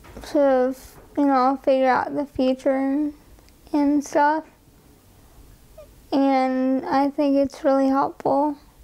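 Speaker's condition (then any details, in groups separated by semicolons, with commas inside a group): Cerebral palsy; diagnosed in childhood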